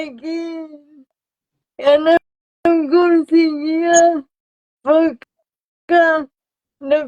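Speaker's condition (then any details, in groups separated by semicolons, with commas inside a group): Cerebral palsy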